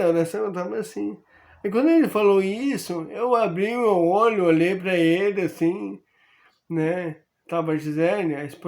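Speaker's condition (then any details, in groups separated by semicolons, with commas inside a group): Amyotrophic lateral sclerosis; earlier diagnosed hereditary spastic paraparesis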